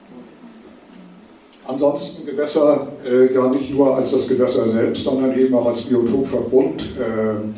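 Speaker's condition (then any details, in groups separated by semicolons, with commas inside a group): No condition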